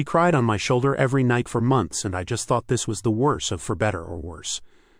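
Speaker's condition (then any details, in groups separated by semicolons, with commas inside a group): No condition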